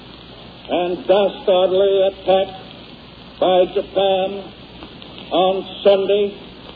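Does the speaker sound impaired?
No.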